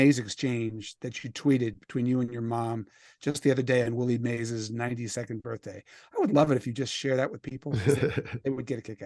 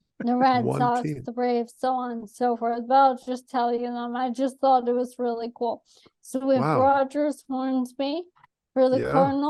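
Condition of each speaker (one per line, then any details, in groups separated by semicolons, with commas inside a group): No condition
ALS; atypical case; diagnosed about seven months ago, on approved medication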